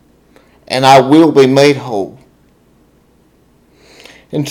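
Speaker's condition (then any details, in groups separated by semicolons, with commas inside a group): Cerebral palsy, spastic diplegia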